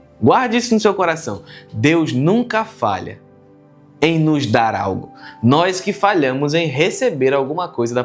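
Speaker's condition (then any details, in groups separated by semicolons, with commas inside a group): No condition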